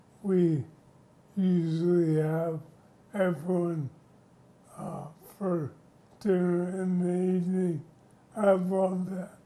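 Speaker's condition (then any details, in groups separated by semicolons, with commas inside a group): ALS; listeners can tell something is not right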